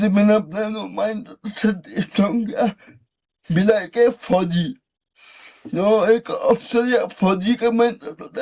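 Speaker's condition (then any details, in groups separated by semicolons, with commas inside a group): Cerebral palsy; since childhood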